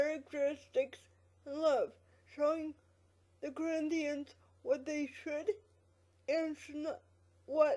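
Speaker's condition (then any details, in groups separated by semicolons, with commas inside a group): Quadriplegic cerebral palsy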